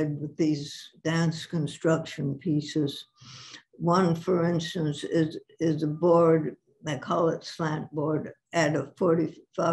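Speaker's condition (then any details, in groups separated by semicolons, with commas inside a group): Parkinson's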